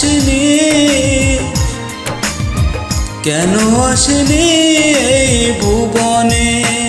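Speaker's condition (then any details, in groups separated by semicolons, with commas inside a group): No condition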